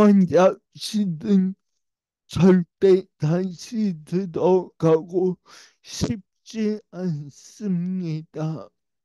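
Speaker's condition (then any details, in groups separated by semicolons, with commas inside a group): Brain lesion disability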